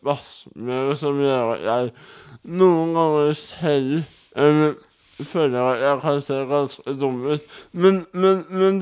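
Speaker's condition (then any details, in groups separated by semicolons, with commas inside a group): Cerebral palsy; speech challenges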